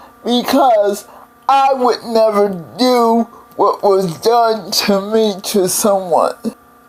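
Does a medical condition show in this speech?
Yes: cerebral palsy; several unnoticed strokes.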